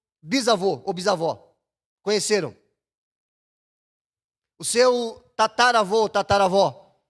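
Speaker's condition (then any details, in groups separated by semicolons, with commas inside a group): No condition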